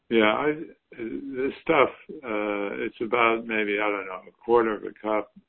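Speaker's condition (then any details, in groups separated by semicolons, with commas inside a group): Parkinson's disease; past acupuncture without benefit; symptoms worsened by recent stressful move, just started Chinese herbal tonics, acupuncture planned by Korean practitioner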